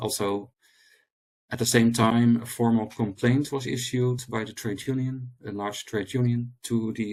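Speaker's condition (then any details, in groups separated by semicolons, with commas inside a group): No condition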